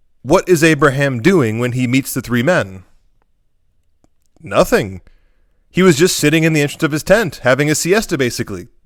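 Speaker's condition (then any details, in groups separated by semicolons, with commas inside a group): No condition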